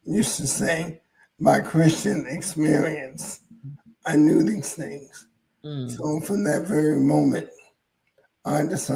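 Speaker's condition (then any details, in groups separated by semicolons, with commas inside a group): ALS; hoarse voice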